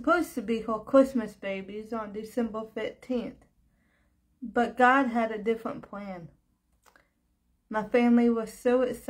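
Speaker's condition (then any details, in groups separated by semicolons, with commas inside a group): Cerebral palsy; quadriplegic, all four limbs, brain hemorrhage as premature newborn; diagnosed about 30 years ago, affects mobility and muscle tone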